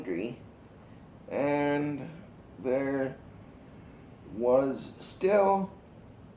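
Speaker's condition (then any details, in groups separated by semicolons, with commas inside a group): Cerebral palsy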